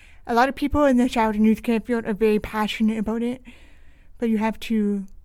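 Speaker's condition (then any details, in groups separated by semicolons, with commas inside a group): Deaf with cochlear implant, congenital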